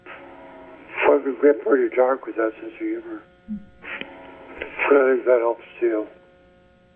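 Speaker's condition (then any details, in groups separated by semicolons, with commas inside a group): ALS; speech getting worse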